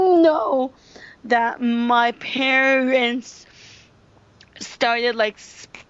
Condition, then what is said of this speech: Stuttering. I think that very often when I see someone of the opposite sex, I do tend to stutter a lot more.